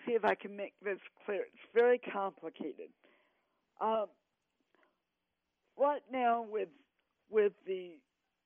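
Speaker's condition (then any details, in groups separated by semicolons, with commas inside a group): Cerebral palsy; 18 years of speech therapy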